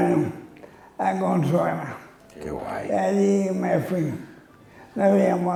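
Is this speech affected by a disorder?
Yes: amyotrophic lateral sclerosis (ela).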